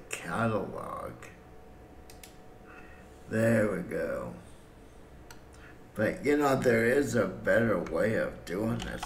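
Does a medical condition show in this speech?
Yes: cerebral palsy; breathing fine.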